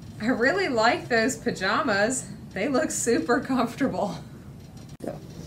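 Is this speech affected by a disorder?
No.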